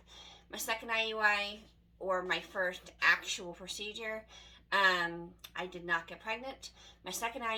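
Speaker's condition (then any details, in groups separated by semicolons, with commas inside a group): No condition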